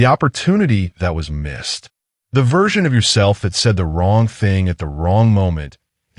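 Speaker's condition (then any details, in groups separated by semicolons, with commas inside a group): No condition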